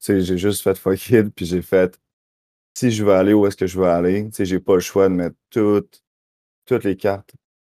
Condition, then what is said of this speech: Stuttering. Vous ne l'avez pas remarqué encore, c'est ça, je, je, vis avec un handicap qui est le bégaiement.